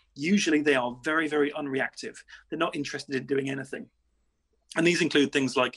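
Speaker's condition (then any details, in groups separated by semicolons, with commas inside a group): No condition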